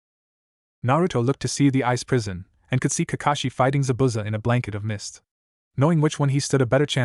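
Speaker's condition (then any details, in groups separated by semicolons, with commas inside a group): No condition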